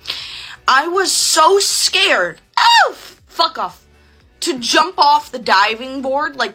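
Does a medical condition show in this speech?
Yes: Tourette's; severe, tics subside with focus and physical activity such as sports, walks, runs, gym; frequent vocal tics during clip; blurted phrases and swearing interrupting otherwise fluent speech.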